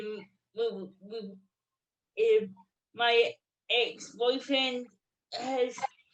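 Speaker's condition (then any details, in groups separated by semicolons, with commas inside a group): Cerebral palsy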